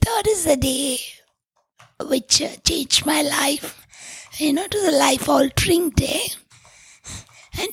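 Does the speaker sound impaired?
Yes: tracheostomy, vocal cords permanently constricted from smoke inhalation.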